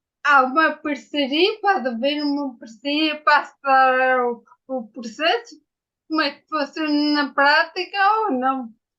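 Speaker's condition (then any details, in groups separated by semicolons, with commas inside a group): Ataxia after brain injury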